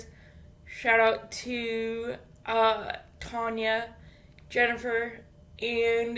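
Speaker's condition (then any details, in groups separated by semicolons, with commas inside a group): Cerebral palsy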